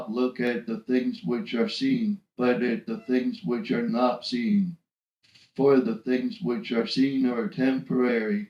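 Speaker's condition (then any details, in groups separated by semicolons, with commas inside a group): ALS (Lou Gehrig's disease), speech-generating device; ALS, spread to right arm then legs; onset three and a half years ago, no hand use, eye-controlled wheelchair; speaks only via eye-gaze device with banked voice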